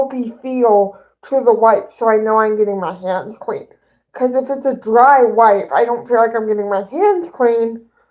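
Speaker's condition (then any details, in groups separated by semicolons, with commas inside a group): Cerebral palsy; both hands affected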